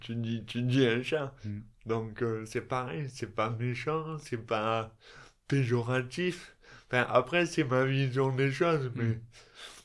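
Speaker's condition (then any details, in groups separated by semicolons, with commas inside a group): Dystonia; elocution difficulties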